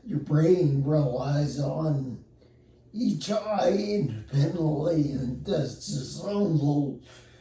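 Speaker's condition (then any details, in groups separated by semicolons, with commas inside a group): Spinocerebellar ataxia; onset double vision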